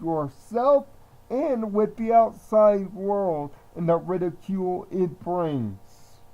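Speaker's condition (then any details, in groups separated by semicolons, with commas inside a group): Cerebral palsy; from birth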